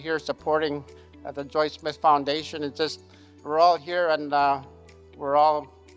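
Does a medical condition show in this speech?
No.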